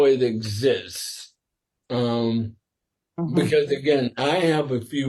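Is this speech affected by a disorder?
Yes: sporadic ALS.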